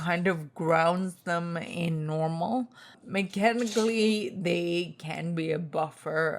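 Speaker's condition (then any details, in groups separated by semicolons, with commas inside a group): Spinocerebellar ataxia type 2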